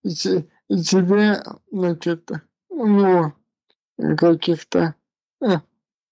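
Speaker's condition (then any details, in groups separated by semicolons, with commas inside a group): Cerebral palsy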